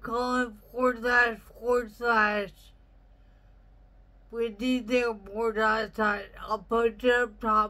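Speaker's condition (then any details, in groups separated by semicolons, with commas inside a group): Traumatic brain injury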